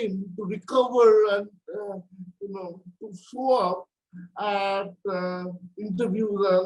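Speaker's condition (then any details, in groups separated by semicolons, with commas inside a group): Cerebral palsy; from birth, four surgeries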